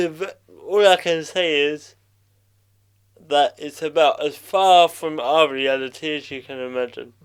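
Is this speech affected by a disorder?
Yes: cerebral palsy.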